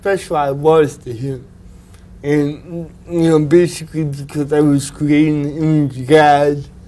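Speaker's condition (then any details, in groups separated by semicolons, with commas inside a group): Cerebral palsy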